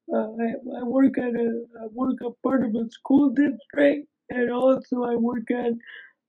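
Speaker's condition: Aicardi-Goutières syndrome; diagnosed at age 10, symptoms first thought to be cerebral palsy, ongoing medications; still able to speak, can put experiences into words

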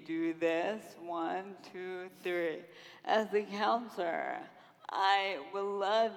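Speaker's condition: Friedreich's ataxia; progressive

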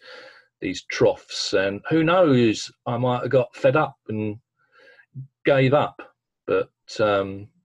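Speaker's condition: Stammering; stammered over 40 odd years; recovering stammerer, uses a means of control, ongoing Starfish Project support, 15 years Toastmasters training; occasional stammers and stumbles, completely manageable, effortless speech, not fully fluent; prolonged sounds

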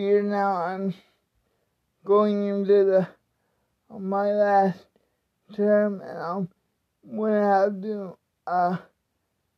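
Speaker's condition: Cerebral palsy; many physical tasks not possible

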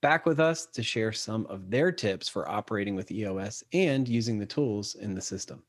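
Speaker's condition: No condition

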